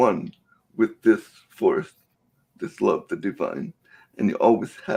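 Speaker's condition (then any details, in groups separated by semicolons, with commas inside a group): Cerebral palsy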